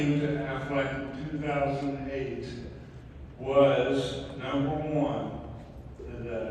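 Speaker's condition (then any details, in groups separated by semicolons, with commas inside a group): ALS; mainly right side and both legs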